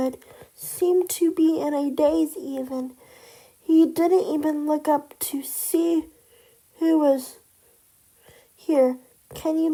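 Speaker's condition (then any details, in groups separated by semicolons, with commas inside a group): Cerebral palsy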